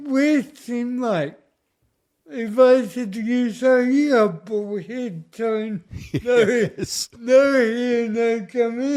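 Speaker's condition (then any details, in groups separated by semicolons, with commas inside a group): Cerebral palsy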